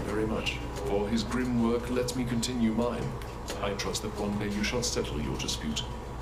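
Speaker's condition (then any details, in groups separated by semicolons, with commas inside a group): No condition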